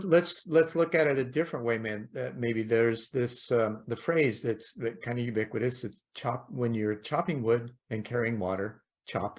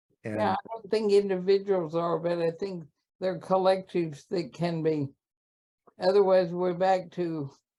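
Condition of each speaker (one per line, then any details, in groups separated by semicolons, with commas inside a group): No condition
ALS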